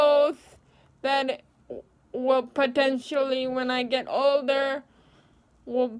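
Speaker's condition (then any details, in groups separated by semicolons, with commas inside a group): Cerebral palsy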